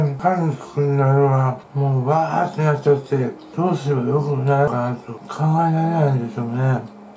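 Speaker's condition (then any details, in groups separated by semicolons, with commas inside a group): Tongue cancer, partial glossectomy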